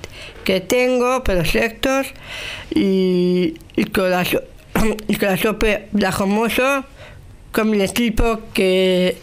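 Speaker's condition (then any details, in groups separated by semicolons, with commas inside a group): Down syndrome; with intellectual disability, age 35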